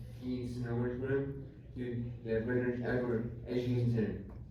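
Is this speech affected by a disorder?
Yes: traumatic brain injury; climbing accident.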